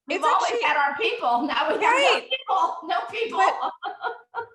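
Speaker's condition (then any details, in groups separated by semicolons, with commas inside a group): No condition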